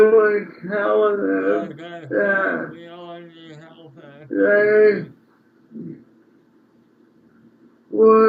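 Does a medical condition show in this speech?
Yes: speech impairment after birth surgery.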